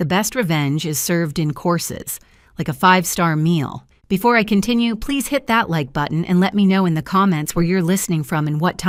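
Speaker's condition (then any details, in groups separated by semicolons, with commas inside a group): No condition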